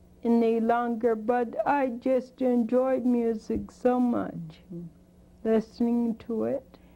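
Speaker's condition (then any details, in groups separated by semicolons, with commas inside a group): Spinocerebellar degeneration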